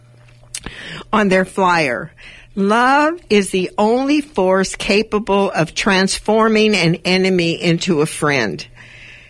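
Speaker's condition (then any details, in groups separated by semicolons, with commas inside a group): No condition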